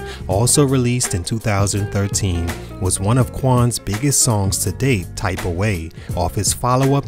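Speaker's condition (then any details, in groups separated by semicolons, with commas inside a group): No condition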